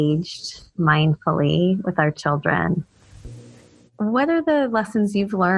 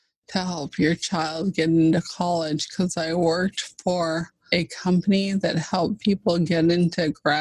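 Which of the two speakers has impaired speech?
The second: ALS (Lou Gehrig's disease); fast progressing form; almost bedbound, uses wheelchair; voice wonky, full voice earlier.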